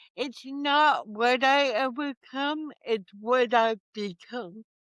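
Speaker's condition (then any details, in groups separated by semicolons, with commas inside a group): Cerebral palsy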